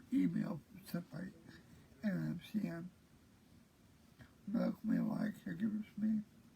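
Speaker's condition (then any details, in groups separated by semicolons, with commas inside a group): Cerebral palsy; present since birth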